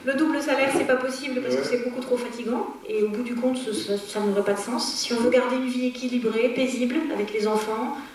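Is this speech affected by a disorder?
No.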